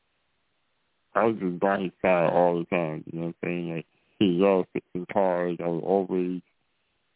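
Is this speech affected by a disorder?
Yes: muscular dystrophy; diagnosed age 5 by biopsy, progressive muscle weakness, never crawled, childhood falls, prognosis to age 12; tracheostomy to aid breathing about 38 years ago, after life support; voice sounds kind of distorted due to trach.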